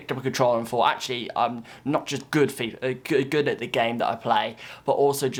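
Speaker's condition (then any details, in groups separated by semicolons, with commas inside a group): No condition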